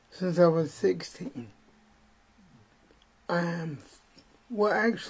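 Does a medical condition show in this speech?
Yes: spastic cerebral palsy; uses wheelchair.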